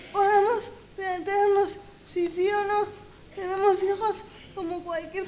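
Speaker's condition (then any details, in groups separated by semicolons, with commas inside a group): Cerebral palsy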